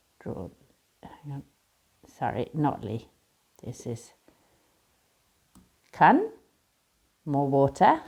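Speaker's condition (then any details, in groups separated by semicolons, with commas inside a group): No condition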